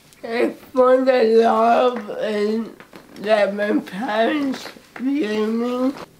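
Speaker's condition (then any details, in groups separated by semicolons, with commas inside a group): Cerebral palsy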